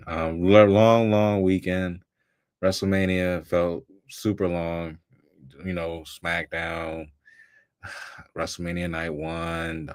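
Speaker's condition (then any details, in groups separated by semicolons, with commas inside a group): No condition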